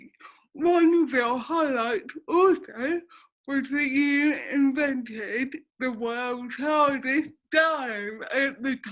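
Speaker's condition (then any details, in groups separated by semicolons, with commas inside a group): Cerebral palsy; quadriplegic, all limbs affected, since childhood; affects speech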